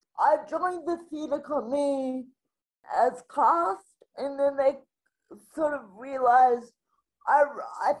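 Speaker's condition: Spastic quadriplegic cerebral palsy

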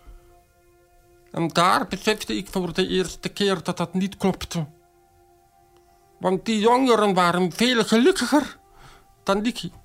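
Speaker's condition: Deafness, acquired, bacterial meningitis; born hearing, deaf since age 3.5 from bacterial meningitis, never cochlear implant, sign language learned in twenties; age 45, near-total silence, uses Flemish sign language and interpreters, identifies as deaf; speech therapy in childhood, can speak, formerly relied on lip-reading, now uses sign language interpreter

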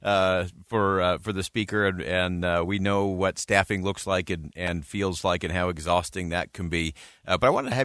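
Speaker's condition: No condition

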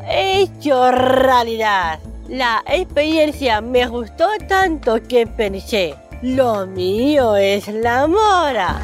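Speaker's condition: Down syndrome; intellectual disability; age 32

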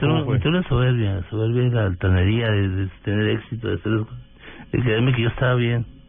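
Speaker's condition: Parkinson's disease; Parkinson's disease present on return to Bogota, tremor, stooped posture at times, weakness; voice sometimes trembles, sometimes intelligible, sometimes not understood at all

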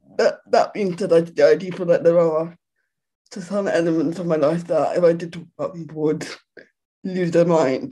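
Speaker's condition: Quadriplegic cerebral palsy; riding at local RDA recommended by physiotherapist

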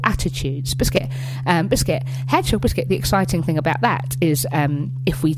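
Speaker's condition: Tourette's syndrome; frequent unpredictable vocal tics throughout recording

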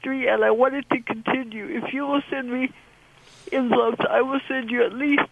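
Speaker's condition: Cerebral palsy; spastic muscles, two broken front teeth capped by dentist after fall years ago

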